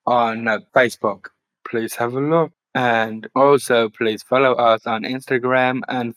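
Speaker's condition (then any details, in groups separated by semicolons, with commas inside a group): Down syndrome; later diagnosed with autism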